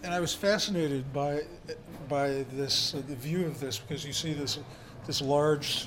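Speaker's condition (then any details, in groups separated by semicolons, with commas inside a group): No condition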